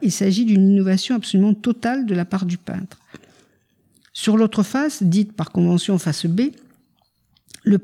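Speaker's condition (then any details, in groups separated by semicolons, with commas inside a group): No condition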